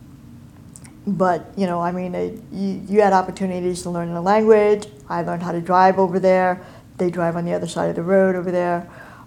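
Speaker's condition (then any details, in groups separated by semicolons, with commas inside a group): Cleft palate and cleft lip; congenital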